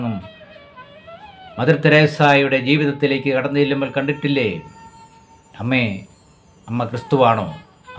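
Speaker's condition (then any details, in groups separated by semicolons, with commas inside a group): No condition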